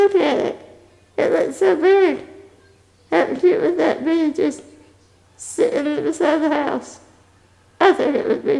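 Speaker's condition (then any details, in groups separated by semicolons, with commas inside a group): Spinal muscular atrophy type 2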